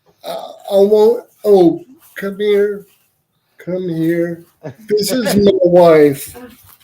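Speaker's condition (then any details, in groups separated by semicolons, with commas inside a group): Cerebral palsy; wheelchair user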